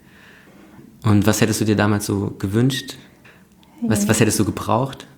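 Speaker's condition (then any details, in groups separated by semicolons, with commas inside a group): No condition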